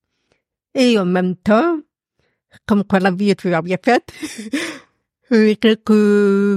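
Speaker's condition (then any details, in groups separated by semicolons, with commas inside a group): Profound deafness; past workplace accommodation for phone calls and written meeting transcription; audible accent from deafness, noticeable to everyone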